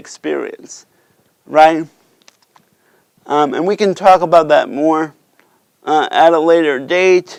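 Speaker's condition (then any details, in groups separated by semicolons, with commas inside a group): Cerebral palsy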